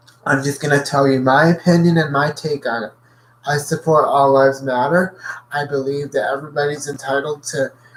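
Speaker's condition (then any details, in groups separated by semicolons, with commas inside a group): Cerebral palsy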